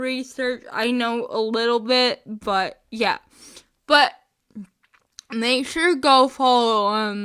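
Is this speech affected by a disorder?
Yes: spastic cerebral palsy, mixed; mixed type, mostly spastic, involuntary jerking movements.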